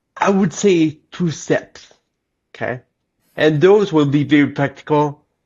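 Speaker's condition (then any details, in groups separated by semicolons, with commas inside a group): Cerebral palsy; lifelong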